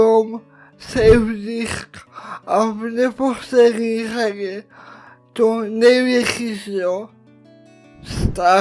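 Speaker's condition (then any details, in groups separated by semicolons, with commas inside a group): Cerebral palsy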